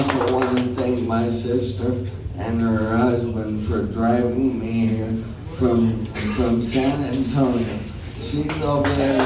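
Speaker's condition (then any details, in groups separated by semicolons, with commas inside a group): ALS; some speech trouble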